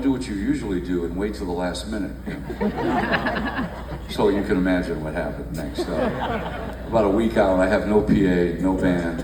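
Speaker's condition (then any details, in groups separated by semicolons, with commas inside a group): No condition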